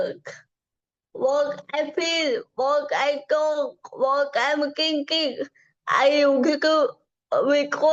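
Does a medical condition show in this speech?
Yes: cerebral palsy; from birth.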